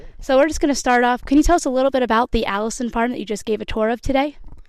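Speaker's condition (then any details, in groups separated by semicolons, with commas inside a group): No condition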